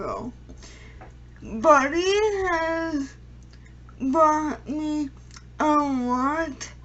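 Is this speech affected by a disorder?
Yes: cerebral palsy.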